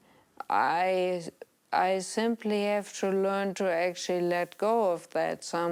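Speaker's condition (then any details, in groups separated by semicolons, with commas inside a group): Traumatic brain injury, severe; speech affected, speaking again despite expectations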